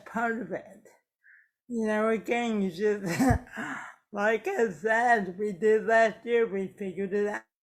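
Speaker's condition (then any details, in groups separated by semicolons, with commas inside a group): Cerebral palsy; affects speech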